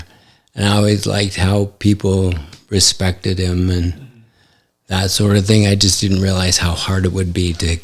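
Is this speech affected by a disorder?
Yes: ALS; affects hand function.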